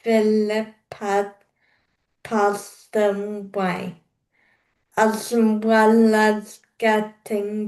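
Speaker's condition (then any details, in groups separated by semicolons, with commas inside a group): Cerebral palsy; slower speaking pace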